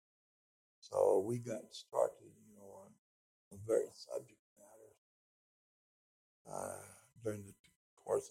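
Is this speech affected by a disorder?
Yes: speech impediment; possibly noticeable to listeners.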